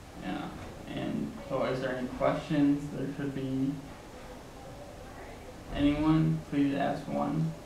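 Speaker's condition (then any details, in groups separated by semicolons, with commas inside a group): Traumatic brain injury; closed head injury; relearned talking through speech therapy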